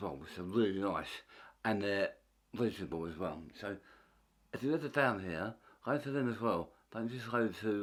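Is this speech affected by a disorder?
Yes: tongue cancer; half tongue removed.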